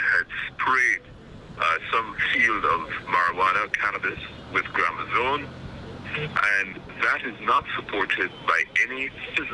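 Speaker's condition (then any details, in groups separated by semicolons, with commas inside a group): No condition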